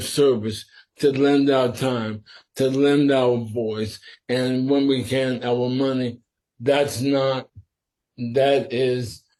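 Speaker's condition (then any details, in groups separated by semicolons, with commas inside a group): Sporadic ALS; must speak slower and carefully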